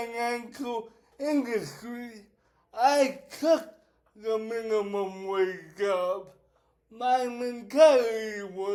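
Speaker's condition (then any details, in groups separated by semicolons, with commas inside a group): Cerebral palsy; affects speech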